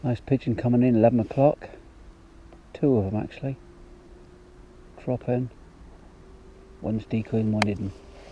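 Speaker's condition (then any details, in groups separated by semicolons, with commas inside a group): No condition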